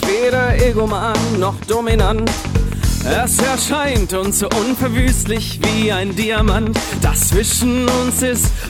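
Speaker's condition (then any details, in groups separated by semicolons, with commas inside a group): No condition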